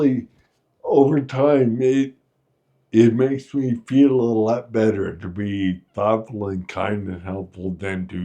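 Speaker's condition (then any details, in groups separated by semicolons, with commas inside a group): Friedreich's ataxia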